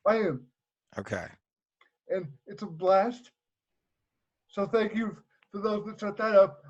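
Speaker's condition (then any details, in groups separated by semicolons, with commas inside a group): Cerebral palsy; voice tone sometimes odd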